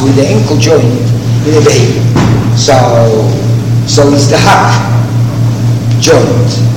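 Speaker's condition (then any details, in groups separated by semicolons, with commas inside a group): No condition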